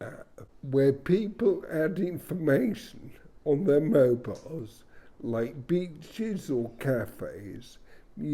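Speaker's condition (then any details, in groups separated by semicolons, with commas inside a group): Speech impairment after car accident; car accident, powered wheelchair; 21 years since accident; hard to understand, uses computerised voice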